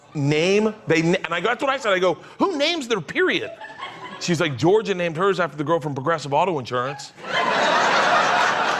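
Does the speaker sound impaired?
No.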